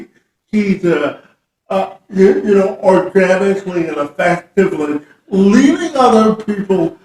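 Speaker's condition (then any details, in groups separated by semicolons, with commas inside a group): Cerebral palsy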